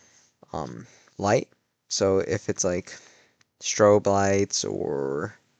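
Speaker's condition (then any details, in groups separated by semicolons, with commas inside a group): No condition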